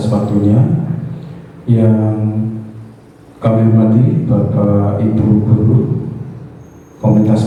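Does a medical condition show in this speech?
No.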